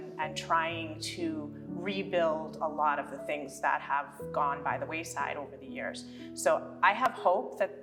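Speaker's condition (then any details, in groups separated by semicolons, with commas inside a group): No condition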